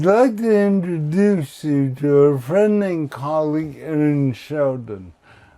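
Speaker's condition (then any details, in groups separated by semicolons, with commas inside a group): Cerebral palsy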